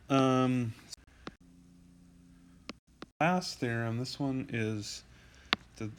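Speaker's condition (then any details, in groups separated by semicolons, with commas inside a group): No condition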